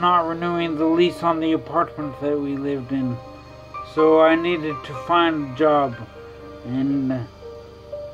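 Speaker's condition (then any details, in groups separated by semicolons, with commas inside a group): Traumatic brain injury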